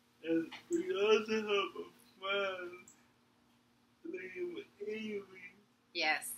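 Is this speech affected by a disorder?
Yes: cerebral palsy.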